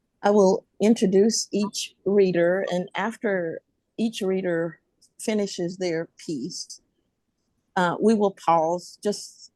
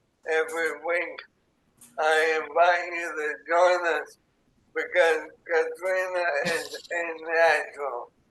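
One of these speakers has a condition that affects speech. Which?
The second: ALS; affects legs and lungs; burning in lungs.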